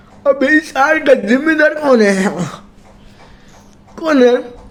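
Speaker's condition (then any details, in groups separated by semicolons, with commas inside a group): Cerebral palsy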